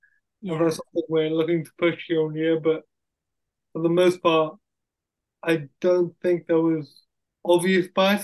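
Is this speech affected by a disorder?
Yes: cerebral palsy; acquired brain injury, wheelchair user.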